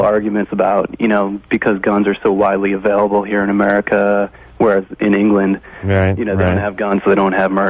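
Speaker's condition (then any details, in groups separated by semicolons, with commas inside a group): No condition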